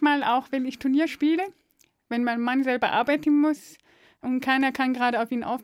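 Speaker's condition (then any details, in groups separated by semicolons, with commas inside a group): Deafness; speaks very clearly, spoken language learned via early intervention, mother, Aachen deaf kindergarten, balloons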